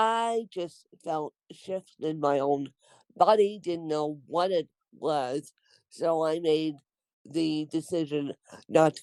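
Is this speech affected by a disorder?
Yes: cerebral palsy, mixed, moderate.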